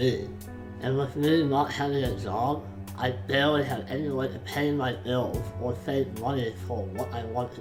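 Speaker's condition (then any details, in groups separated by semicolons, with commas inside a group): Facial palsy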